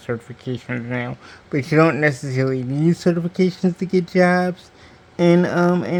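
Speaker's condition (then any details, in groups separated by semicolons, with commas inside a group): Cerebral palsy; diplegia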